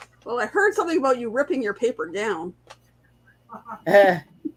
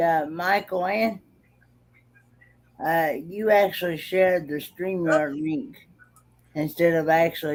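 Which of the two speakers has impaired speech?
The second: cerebral palsy; malformed internal organs; recovering from recent surgery, liquid diet; voice recovering, sore throat after intubation.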